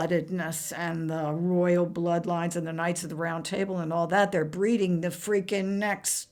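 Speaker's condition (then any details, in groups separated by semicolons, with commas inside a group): No condition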